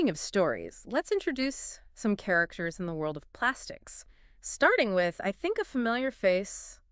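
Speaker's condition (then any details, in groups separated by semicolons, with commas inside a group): No condition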